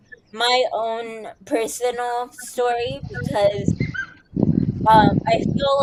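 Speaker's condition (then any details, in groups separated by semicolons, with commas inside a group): Cerebral palsy; acquired after infant illness, spasticity, leg stiffens straight; takes medication; speech unaffected, medication sometimes affects talking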